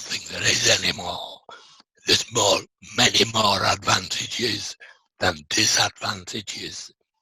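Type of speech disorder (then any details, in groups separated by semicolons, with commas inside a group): Speech with a voice prosthesis; laryngectomy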